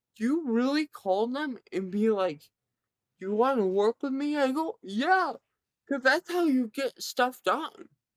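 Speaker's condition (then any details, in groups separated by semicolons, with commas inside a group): Cerebral palsy, severe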